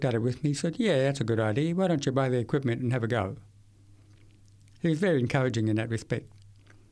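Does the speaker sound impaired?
Yes: severe to profound hearing loss, acquired, from meningitis at age 8.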